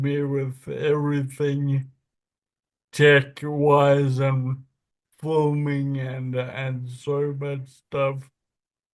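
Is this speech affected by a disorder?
Yes: Friedreich's ataxia; spasticity.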